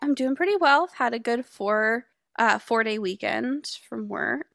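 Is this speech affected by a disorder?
No.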